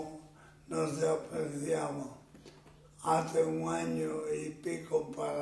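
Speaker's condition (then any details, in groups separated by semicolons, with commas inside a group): Amyotrophic lateral sclerosis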